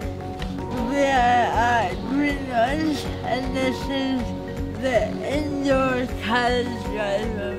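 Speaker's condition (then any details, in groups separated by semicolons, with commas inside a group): Cerebral palsy; unable to walk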